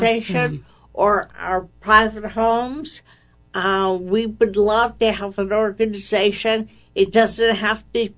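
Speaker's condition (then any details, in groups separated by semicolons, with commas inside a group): Ataxia; hereditary cerebellar ataxia, defective gene since birth, progressive, balance loss, staggering gait, stopped driving; slurred words, mistaken for drunk by police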